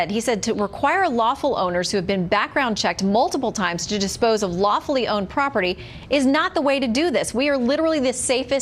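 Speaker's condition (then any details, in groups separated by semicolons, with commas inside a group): No condition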